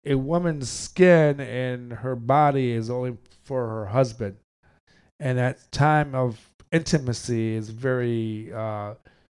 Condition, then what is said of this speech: Stuttering. The, the important thing about it is that that these these uranium people, and that's my stuttering.